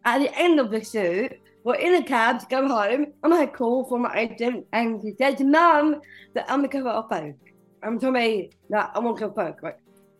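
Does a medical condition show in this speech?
Yes: Down syndrome; from birth, major heart surgery at 5 months old.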